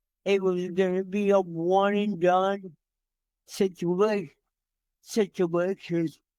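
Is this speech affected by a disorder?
Yes: cerebral palsy; from birth, entire left side.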